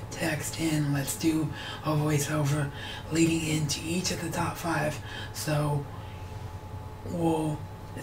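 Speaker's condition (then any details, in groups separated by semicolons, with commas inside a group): Cerebral palsy; wheelchair bound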